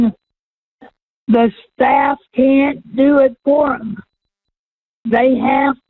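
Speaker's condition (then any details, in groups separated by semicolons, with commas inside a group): Cerebral palsy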